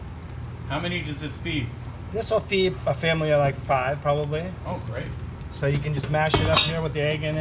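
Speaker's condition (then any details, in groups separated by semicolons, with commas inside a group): No condition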